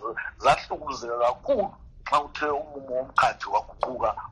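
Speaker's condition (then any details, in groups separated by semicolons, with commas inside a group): No condition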